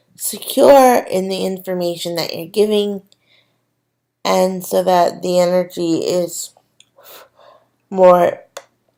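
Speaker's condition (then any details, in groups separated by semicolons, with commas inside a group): Cerebral palsy; physical disability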